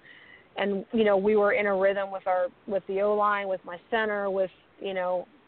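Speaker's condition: No condition

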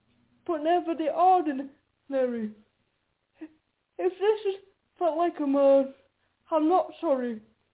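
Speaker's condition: Quadriplegic cerebral palsy; uses a wheelchair

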